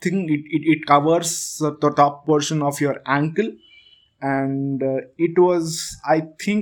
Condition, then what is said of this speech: Stuttering. I stop a word, and then I use the same syllable over and over until I